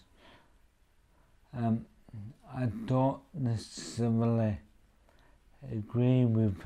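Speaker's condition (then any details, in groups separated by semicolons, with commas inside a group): Cerebral ataxia; degenerative; about 22 years since diagnosis; increasingly slurred speech, will lose speech and swallowing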